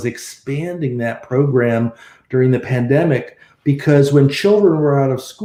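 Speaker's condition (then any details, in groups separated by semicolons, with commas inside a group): No condition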